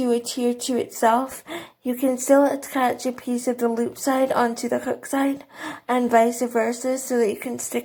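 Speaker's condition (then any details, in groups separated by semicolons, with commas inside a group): Cerebral palsy, athetoid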